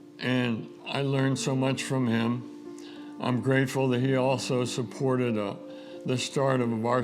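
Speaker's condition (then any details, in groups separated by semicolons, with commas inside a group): ALS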